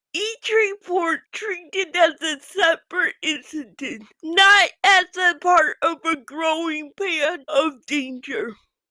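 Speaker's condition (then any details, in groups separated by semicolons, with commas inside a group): Physical speech impairment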